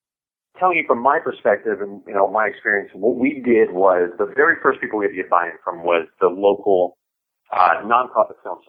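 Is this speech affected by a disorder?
No.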